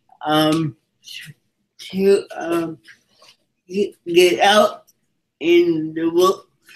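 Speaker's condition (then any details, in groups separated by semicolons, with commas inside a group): Cerebral palsy; from birth, physical disability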